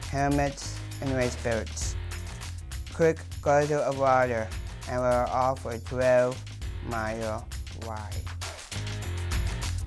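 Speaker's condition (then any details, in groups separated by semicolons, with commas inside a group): Down syndrome, trisomy 21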